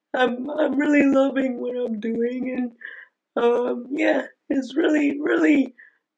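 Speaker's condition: Aicardi-Goutières syndrome; still able to speak, can put experiences into words

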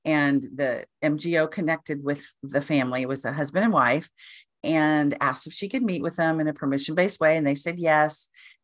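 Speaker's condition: No condition

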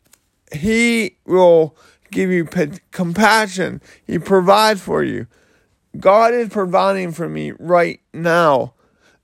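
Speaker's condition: Cerebral palsy; slurred speech

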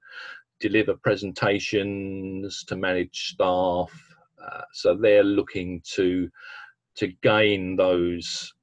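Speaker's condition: Stammering; stammered over 40 odd years; recovering stammerer, uses a means of control, ongoing Starfish Project support, 15 years Toastmasters training; occasional stammers and stumbles, completely manageable, effortless speech, not fully fluent; repeated words, prolonged sounds

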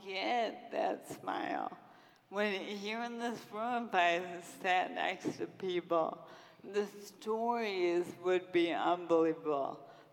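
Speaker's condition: Friedreich's ataxia; onset in 20s after severe illness, diagnosed at University of Michigan, progressive, staggering gait, lost walking, no treatment; over two decades since onset, uses wheelchair, service dog

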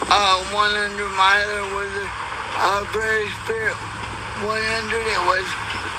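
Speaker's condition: Cerebral palsy; cannot read

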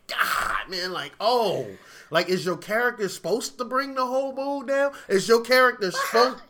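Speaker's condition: No condition

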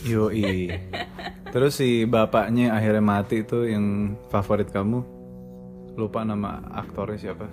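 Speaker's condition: No condition

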